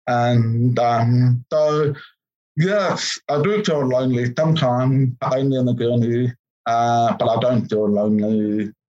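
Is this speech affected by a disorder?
Yes: profound deafness; congenital, born deaf.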